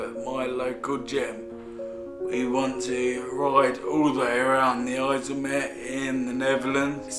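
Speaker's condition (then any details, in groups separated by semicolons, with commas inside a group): Friedreich's ataxia; degenerative, feet worst, distal limbs most affected; onset age 13, back operation, wheelchair; face and tongue less affected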